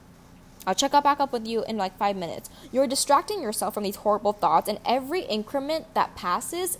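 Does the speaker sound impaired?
No.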